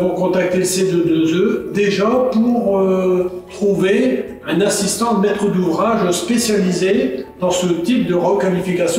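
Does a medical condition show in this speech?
No.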